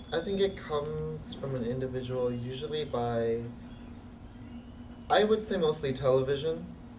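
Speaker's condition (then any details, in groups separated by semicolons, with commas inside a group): No condition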